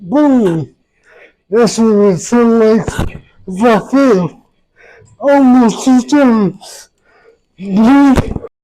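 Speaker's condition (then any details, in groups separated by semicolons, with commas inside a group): Traumatic brain injury; motor vehicle accident; voice affected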